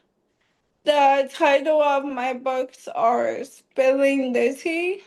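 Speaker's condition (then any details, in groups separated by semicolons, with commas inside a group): ALS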